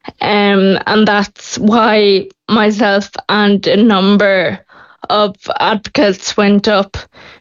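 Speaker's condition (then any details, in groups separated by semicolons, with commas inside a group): Friedreich's ataxia; progressive, wheelchair user, transfers need hands-on support of two people, mobility declining; not yet on Skyclarys (Biogen), in 20s; speech declining, swallowing declining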